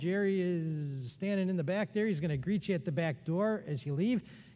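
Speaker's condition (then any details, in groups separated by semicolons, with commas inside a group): No condition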